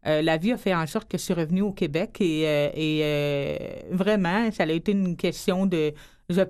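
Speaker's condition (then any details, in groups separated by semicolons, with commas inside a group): Hearing loss; hard of hearing, described as an invisible handicap, parents supportive of handicap; learning sign language to connect with the deaf community; expresses herself very well, worked very hard for it, also speaks English well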